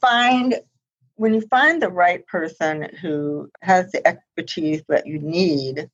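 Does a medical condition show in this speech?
Yes: profound hearing loss, congenital, high-frequency; hearing aids tried repeatedly but never worked well enough.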